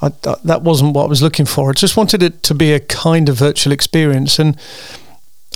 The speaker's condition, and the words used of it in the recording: No condition.